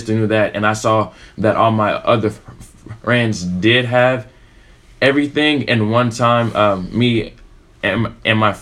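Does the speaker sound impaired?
Yes: stutter; stutter since childhood, really bad when growing up; peers laughed and asked why speaks this way; here repeated sounds, prolonged sounds.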